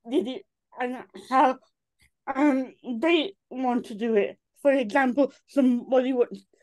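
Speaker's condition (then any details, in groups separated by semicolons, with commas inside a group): Cerebral palsy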